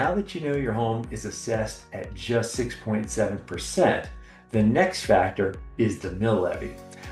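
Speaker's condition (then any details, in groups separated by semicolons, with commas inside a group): No condition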